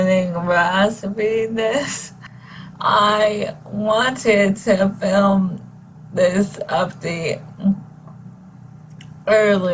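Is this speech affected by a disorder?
Yes: ALS; no ventilator needed yet.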